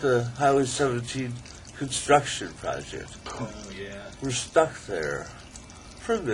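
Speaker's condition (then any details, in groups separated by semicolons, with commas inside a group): ALS; still able to talk, articulate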